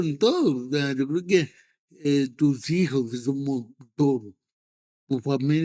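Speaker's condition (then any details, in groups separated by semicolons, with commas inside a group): Cerebral palsy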